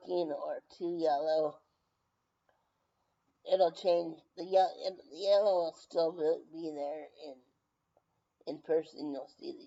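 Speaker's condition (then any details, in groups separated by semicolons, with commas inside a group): Brain injury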